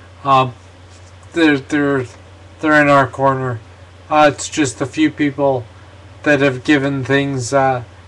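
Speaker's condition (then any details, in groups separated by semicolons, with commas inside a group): Multiple sclerosis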